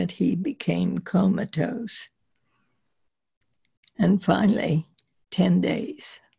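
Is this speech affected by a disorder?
Yes: spasmodic dysphonia.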